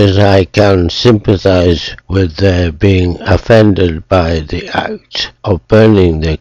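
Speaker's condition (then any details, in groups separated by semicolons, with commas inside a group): Motor neuron disease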